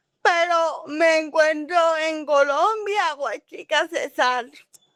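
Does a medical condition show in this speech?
Yes: cerebral palsy.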